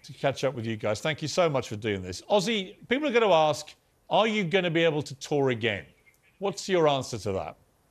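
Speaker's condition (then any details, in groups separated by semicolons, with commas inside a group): No condition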